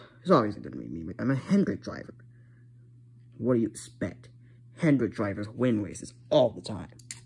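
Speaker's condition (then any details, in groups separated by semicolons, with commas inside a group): No condition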